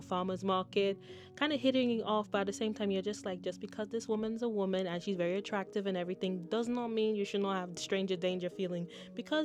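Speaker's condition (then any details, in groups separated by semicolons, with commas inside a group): No condition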